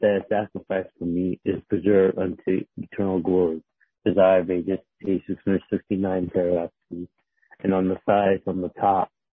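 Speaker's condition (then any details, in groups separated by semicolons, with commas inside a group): No condition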